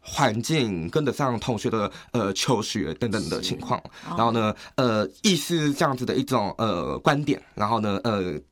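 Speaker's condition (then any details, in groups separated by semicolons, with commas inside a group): Hearing loss with cochlear implant; progressive hearing loss from childhood, cause unknown despite mri, genetic testing; slight accent, taken for abc, southeast asian or overseas chinese, word order and naturalness normal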